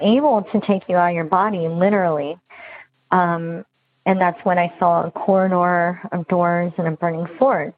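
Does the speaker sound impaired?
Yes: bilateral cleft lip and palate; congenital, multiple surgeries from 3 days old until age 16.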